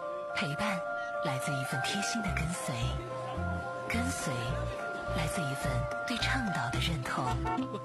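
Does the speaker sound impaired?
No.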